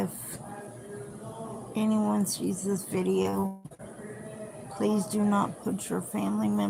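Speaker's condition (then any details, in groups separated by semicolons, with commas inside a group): Cerebral palsy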